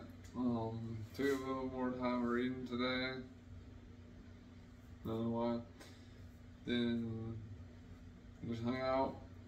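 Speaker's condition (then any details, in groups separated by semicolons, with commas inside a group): Traumatic brain injury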